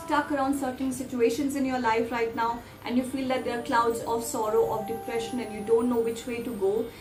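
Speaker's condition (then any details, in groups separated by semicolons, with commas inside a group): No condition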